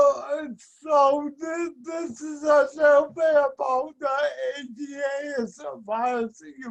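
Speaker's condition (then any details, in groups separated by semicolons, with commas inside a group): Speech and mobility impairment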